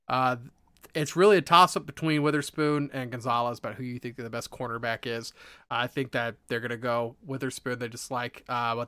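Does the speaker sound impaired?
No.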